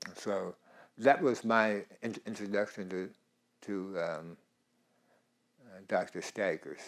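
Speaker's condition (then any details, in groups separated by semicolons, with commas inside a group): Tongue cancer; dry mouth overcome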